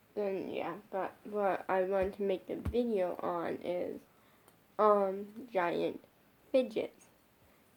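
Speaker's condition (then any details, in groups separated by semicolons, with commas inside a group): Brain injury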